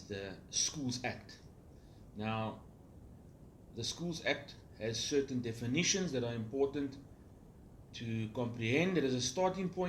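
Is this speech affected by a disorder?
No.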